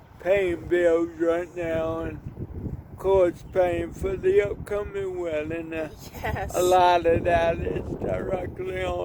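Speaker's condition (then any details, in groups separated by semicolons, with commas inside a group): Cerebral palsy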